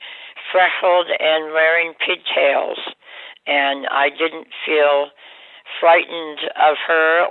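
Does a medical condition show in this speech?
Yes: oral cancer surgery, jaw removal; seven-week radiation stopped speech and eating, radiation may affect vocal cords, Michigan surgeon unsure of voice.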